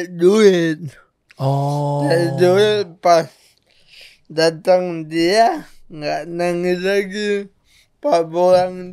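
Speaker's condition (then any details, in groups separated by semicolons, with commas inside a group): Cerebral palsy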